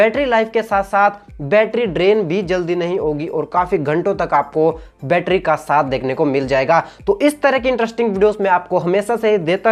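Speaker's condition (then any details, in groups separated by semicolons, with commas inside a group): No condition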